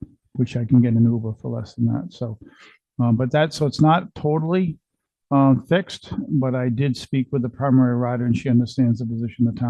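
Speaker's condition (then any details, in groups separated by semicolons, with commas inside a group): No condition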